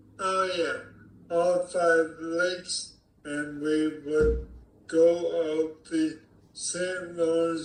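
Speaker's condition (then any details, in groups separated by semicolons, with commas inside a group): ALS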